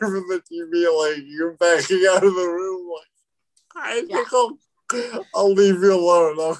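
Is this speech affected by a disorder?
Yes: cerebral palsy.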